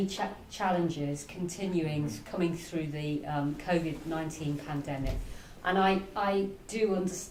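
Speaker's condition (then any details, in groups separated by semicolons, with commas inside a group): No condition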